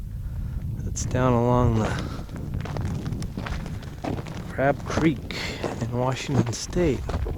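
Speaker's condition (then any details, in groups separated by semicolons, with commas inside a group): No condition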